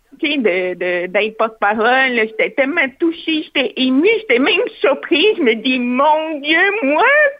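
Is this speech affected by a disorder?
Yes: hearing loss, cochlear implant; hard of hearing, cochlear implant surgery at age four.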